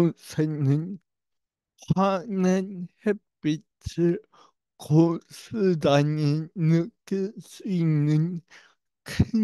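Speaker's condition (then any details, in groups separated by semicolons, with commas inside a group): Brain lesion disability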